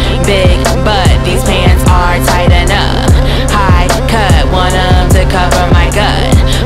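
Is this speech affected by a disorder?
No.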